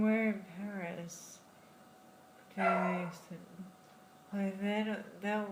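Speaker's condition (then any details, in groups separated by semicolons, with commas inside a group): Friedreich's ataxia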